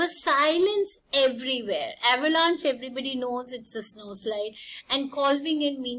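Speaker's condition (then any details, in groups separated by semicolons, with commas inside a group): No condition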